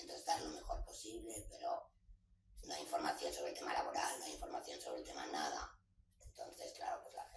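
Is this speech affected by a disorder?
Yes: total laryngectomy; total laryngectomy, head and neck cancer.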